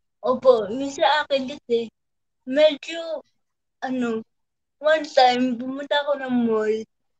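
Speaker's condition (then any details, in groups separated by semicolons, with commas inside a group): Cerebral palsy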